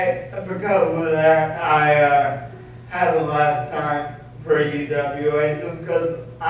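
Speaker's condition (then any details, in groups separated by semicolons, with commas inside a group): ALS; voice sounds impaired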